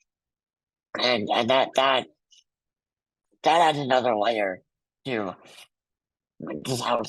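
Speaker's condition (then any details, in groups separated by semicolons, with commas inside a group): Muscular dystrophy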